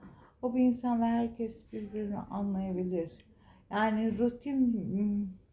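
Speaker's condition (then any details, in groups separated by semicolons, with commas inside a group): ALS, upper motor neuron predominant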